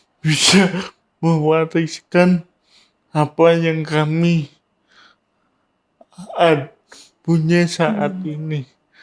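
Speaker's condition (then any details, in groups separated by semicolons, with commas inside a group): Cerebral palsy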